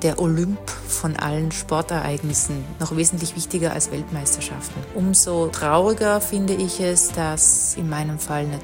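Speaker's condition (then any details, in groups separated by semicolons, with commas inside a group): No condition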